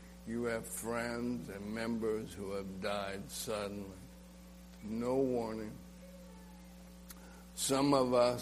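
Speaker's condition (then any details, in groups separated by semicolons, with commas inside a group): ALS; swallowing problems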